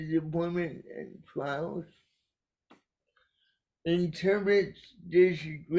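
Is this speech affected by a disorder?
Yes: cerebral palsy; caused by brainstem aneurysm.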